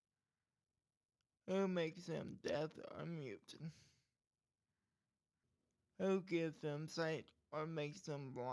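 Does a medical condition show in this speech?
Yes: cerebral palsy.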